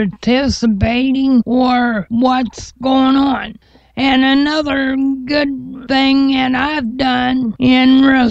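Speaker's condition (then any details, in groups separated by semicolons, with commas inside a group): Cerebral palsy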